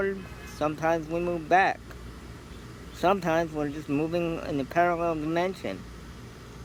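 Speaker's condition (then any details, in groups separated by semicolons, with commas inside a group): Cerebral palsy; scoliosis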